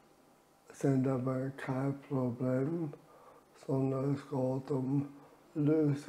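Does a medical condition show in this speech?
Yes: amyotrophic lateral sclerosis.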